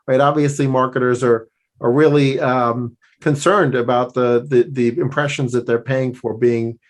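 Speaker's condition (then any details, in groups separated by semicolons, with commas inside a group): No condition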